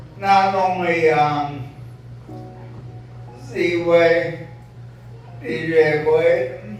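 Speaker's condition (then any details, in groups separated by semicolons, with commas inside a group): ALS; voice sounds impaired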